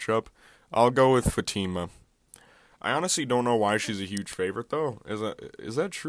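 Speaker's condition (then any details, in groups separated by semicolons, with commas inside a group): No condition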